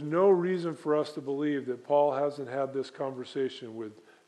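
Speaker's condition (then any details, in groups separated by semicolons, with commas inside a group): No condition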